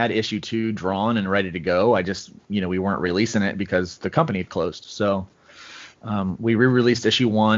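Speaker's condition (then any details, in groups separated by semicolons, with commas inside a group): No condition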